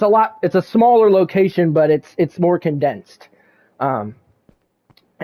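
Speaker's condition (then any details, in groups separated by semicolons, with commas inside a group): No condition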